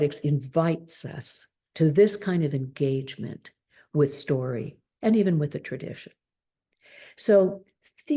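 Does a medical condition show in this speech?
No.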